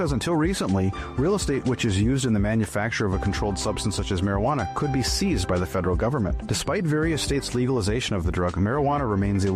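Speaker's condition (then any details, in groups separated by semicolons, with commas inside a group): No condition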